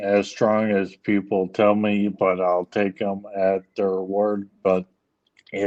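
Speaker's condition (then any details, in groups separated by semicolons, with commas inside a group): ALS; leg onset, later arm weakness; speech issues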